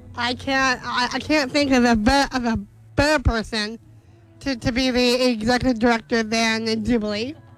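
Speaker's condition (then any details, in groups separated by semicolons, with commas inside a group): Down syndrome; intellectual disability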